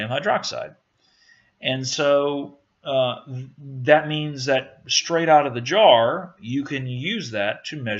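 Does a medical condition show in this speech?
No.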